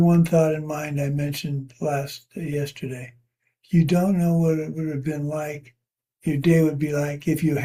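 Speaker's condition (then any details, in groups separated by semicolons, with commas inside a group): Parkinson's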